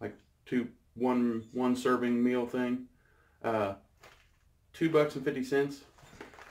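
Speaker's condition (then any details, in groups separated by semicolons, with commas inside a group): No condition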